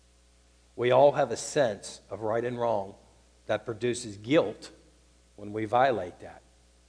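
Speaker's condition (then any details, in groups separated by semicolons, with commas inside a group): No condition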